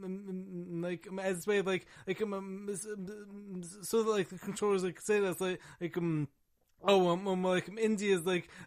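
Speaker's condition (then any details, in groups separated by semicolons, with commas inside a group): Stammering and stuttering; minimal editing leaves speech issues on display; repeated sounds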